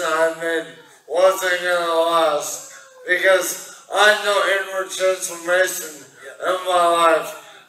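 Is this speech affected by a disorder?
Yes: brain injury.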